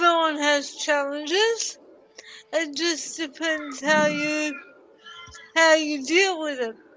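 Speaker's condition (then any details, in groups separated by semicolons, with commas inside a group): Cerebral palsy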